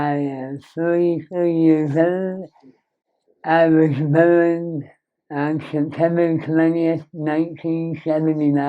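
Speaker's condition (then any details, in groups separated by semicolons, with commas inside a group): Moebius syndrome; severe nerve damage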